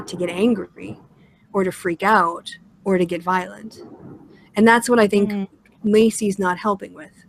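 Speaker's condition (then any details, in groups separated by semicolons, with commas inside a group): No condition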